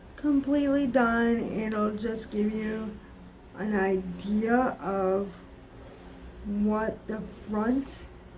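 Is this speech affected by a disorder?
Yes: cerebral palsy.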